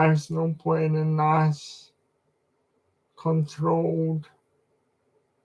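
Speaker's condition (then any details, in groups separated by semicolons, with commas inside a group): Cerebral palsy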